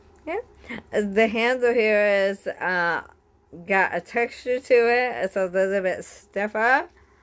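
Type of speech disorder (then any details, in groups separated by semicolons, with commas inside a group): Bulbar dysarthria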